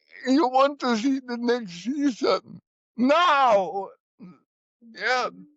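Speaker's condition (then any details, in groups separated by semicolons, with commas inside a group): Cerebral palsy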